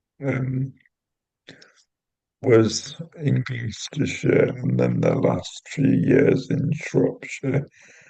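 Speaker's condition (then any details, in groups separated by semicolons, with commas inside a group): Cerebral palsy; intrathecal baclofen pump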